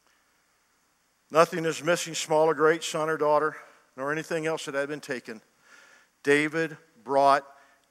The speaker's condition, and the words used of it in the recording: None; typical speech.